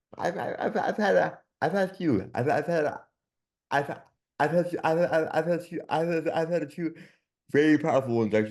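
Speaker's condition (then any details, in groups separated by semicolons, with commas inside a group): Dystonia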